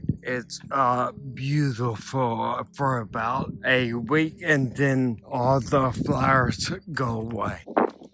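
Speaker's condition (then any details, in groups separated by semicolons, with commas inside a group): Ataxia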